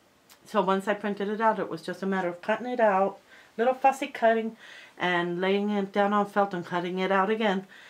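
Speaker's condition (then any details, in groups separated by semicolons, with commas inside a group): No condition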